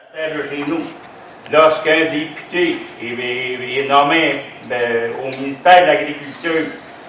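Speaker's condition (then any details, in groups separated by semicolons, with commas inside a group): No condition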